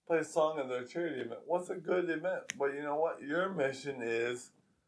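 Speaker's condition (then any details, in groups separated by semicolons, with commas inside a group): ALS; progressive weakness, reduced athletic performance before diagnosis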